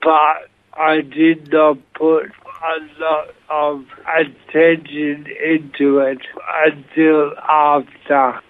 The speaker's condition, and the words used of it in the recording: ALS (motor neuron disease). Doing most of the talking for him today is his friend Scott Benton and also his music therapist, Stefan Scoff.